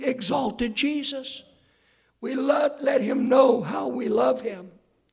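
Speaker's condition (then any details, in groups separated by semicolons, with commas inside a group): Hoarseness after vocal cord surgery; hoarse voice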